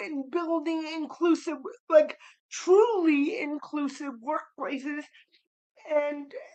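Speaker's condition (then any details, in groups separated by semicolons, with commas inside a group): Cerebral palsy; spastic cerebral palsy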